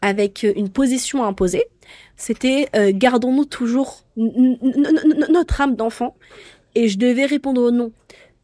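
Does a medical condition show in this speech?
Yes: stuttering; stuttering since age 8 in Tunisia, linked to school pressure, father's reproaches, grandmother's death, initially fluctuating; age 17, aware since 13, Éloquence du Bégaiement program, learned pauses, accepts stutter; blocks with throat tension, sometimes cannot breathe, substitutes words like succinct, formerly mute with strangers; here prolonged sounds, blocks.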